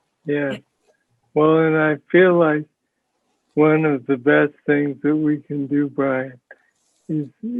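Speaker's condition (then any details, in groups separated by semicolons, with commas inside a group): Parkinson's disease; speech sounds like mush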